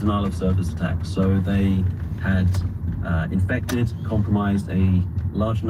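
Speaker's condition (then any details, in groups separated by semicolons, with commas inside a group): No condition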